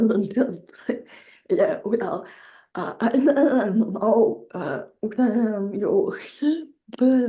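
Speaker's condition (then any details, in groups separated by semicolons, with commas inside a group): Generalized dystonia; generalized, leg weakness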